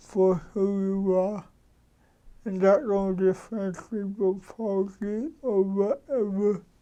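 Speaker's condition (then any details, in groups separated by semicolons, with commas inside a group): Cerebral palsy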